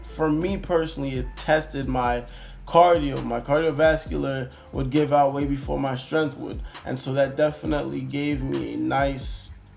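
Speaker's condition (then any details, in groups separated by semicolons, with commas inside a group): No condition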